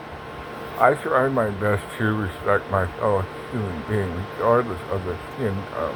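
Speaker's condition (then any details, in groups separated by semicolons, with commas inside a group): Parkinson's; speech impediment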